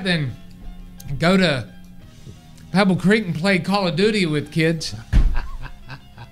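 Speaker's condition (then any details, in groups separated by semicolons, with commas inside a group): No condition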